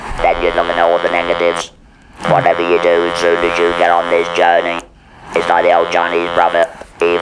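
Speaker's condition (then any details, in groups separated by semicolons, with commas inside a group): Laryngeal cancer with laryngectomy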